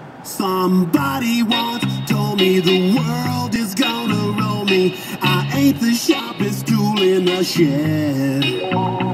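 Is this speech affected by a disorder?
No.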